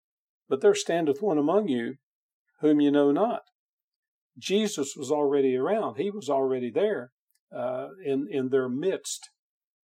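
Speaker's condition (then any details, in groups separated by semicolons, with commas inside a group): No condition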